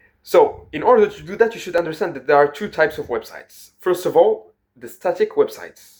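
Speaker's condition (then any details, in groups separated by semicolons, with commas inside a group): No condition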